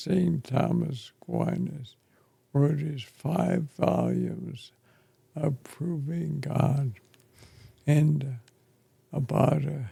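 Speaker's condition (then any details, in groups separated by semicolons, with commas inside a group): ALS; affects chest and throat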